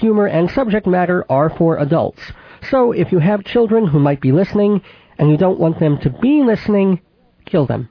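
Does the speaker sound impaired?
Yes: cleft palate with lisp, cleft lip and palate, mild; back of throat.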